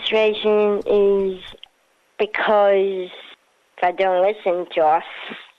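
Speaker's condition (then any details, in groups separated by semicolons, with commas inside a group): Down syndrome; intellectual disability, age 32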